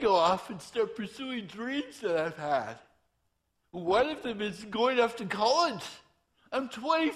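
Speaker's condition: Torsion dystonia; rare torsion dystonia

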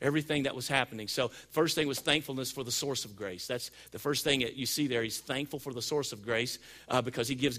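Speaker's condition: No condition

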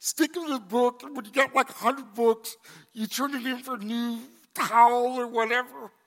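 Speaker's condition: Cerebral palsy; congenital

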